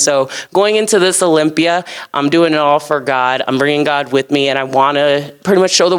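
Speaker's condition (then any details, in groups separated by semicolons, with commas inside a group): No condition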